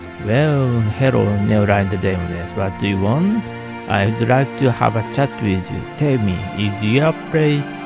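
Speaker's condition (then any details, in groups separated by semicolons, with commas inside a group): No condition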